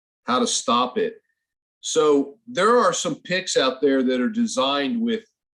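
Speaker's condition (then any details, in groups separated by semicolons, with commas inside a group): No condition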